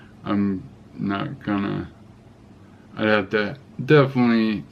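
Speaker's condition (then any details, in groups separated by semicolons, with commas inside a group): Cerebral palsy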